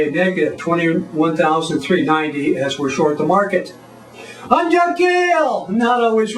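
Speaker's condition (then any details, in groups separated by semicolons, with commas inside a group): No condition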